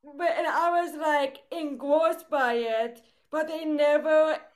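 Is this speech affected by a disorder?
Yes: cerebral palsy; brain bleed at quadruplet birth, right side weaker, limp, crooked right hand, electric wheelchair for travel; voice affected, speaks with accent.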